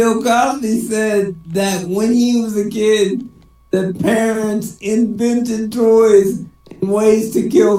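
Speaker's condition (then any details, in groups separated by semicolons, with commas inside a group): Cerebral palsy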